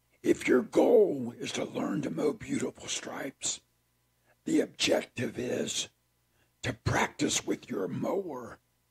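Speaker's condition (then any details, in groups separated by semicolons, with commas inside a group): Throat cancer; tracheostomy tube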